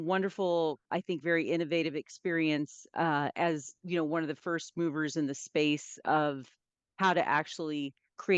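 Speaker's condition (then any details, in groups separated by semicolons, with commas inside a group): No condition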